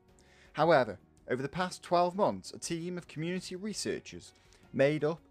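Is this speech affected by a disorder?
No.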